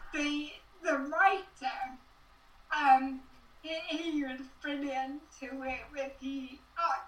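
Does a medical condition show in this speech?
Yes: cerebral palsy.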